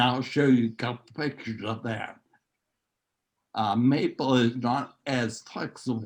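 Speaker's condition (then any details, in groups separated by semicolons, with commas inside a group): Neurological disease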